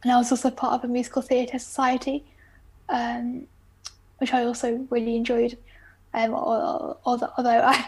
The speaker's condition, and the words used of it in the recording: Stuttering. For me, it isn't usually it isn't usually made worse by how I'm feeling.